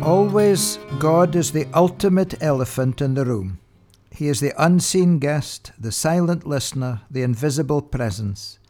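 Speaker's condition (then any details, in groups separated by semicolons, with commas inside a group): No condition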